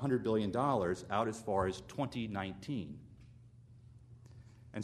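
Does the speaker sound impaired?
No.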